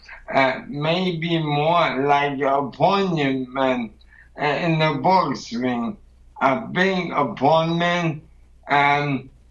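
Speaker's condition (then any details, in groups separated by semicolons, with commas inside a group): ALS; sounds drunk to strangers, voice weakened and more bubbling since Camino, wife Steffi helps explain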